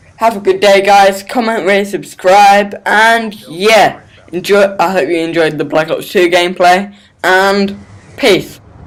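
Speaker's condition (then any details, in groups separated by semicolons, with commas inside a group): Cerebral palsy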